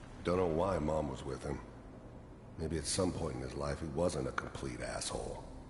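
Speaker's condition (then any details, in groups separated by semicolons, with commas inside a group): No condition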